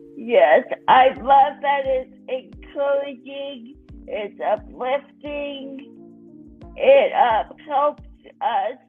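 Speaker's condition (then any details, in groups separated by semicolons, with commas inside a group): Cerebral palsy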